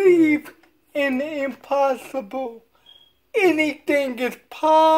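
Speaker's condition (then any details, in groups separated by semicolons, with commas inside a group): Cerebral palsy; from birth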